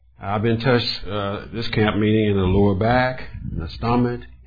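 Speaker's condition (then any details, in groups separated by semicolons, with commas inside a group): No condition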